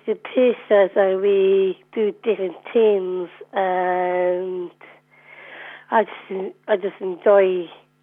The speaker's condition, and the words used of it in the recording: Down syndrome. You get up, you sound so happy, you sound so bubbly.